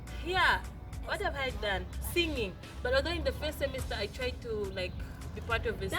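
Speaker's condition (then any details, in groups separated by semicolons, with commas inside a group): No condition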